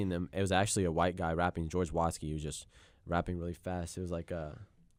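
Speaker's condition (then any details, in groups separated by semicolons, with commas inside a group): No condition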